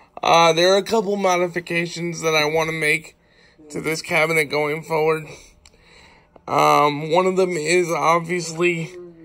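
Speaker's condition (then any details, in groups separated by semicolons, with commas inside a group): Cerebral palsy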